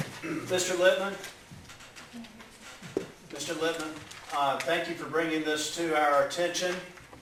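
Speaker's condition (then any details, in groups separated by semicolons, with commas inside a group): No condition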